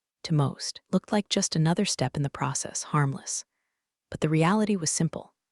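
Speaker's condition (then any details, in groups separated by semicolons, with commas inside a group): No condition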